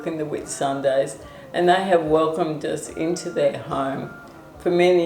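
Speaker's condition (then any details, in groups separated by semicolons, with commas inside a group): ALS/MND; onset foot drop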